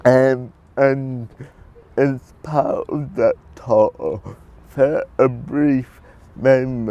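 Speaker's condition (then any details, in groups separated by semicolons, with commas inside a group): Cerebral palsy; predicted at birth never to talk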